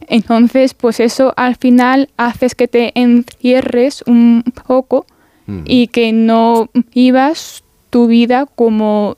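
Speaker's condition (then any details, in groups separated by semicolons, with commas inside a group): Stuttering (disfemia); persistent into adulthood, no organic cause in speech organs; avoids speaking, answers briefly with just no; blocks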